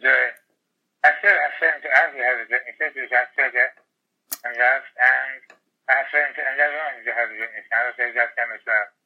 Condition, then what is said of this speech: Tongue cancer surgery. I think it's really difficult because my speech is so slow.